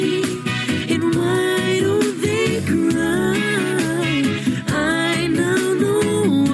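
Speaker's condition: No condition

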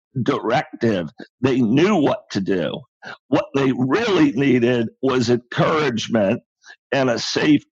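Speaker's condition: Spasmodic dysphonia; rare neurological voice disorder, acquired as adult CEO, affects only speech

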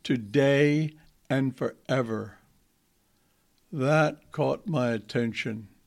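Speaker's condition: No condition

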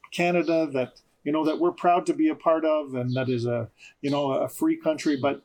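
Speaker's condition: No condition

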